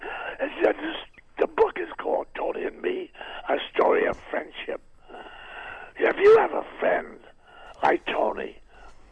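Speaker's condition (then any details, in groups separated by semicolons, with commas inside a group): Throat cancer, vocal cord removed, partial laryngectomy, right vocal cord removed; vocal surgery removing part of larynx including right vocal cord, now a stump; years after laryngeal surgery, talking does not hurt; voice lost after surgery, left cord trained to reach past midline to stump for sound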